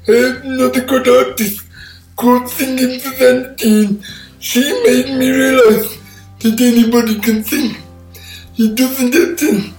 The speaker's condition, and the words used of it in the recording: Cerebral palsy. Like, as people probably realize, I have a speech impairment.